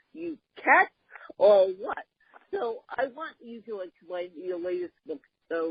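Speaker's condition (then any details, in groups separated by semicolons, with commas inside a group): Cerebral palsy, mixed, moderate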